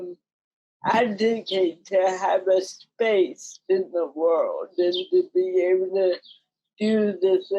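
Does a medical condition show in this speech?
Yes: cerebral palsy; mild.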